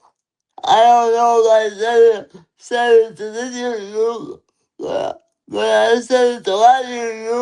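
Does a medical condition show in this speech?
Yes: cerebral palsy; lifelong; limited energy.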